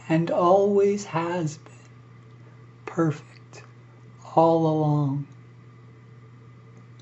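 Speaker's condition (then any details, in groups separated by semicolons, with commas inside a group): ALS; struggles to breathe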